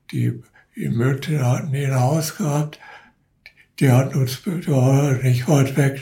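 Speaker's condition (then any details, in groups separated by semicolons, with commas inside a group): Parkinson's disease; LVR neurologist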